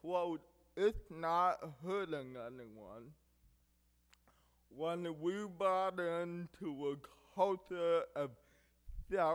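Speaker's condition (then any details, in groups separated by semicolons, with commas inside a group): Cerebral palsy; speech affected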